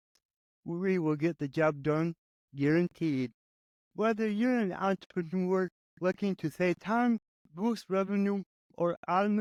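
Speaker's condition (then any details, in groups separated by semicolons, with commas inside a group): Cerebral palsy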